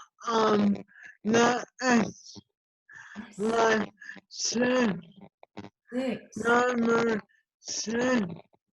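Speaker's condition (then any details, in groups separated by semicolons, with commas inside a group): ALS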